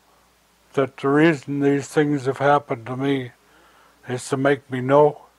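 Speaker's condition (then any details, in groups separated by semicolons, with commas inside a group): Stroke; surgery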